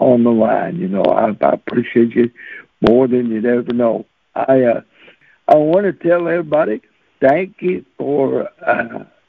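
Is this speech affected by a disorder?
Yes: cerebral palsy; since birth.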